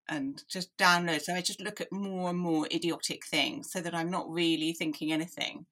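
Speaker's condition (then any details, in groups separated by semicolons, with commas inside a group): Deafness; listening took effort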